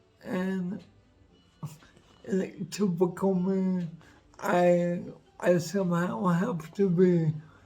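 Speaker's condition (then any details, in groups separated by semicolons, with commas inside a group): Cerebral palsy; affects whole body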